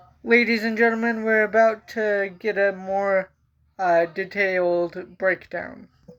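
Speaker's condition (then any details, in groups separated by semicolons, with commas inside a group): Cerebral palsy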